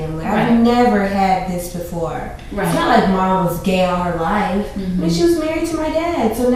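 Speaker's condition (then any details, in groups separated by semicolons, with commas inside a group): No condition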